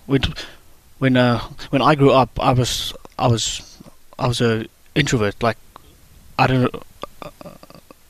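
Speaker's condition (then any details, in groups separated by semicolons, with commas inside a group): Stuttering; onset in childhood, persistent, not expected to go away, accepted around age 21-22; avoided speaking and phone calls while growing up, shy about way of speaking; repeated words, prolonged sounds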